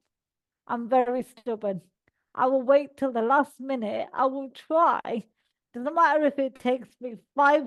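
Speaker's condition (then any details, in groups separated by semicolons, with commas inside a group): Cerebral palsy; all four limbs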